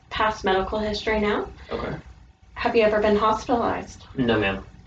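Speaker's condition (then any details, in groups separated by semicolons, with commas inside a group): No condition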